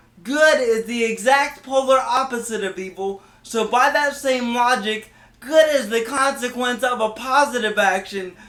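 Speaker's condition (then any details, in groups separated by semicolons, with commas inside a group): Cerebral palsy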